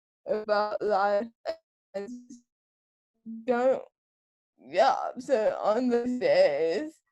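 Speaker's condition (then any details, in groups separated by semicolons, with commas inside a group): Cerebral palsy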